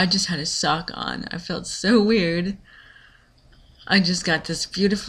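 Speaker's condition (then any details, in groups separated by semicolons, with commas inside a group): Cerebral palsy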